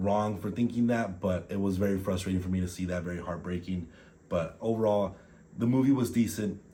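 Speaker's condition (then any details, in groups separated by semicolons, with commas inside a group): No condition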